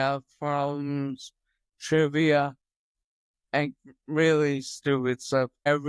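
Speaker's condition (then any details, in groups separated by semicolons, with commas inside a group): Toxic leukoencephalopathy, locked-in syndrome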